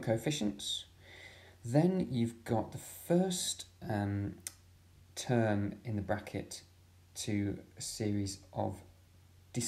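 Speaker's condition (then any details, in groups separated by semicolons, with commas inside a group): No condition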